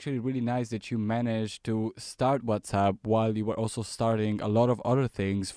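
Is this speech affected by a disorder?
No.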